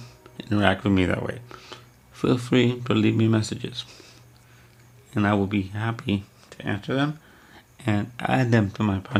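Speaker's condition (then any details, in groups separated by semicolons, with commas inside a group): Cerebral palsy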